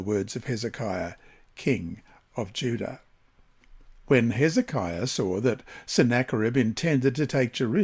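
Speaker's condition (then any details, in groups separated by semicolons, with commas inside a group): No condition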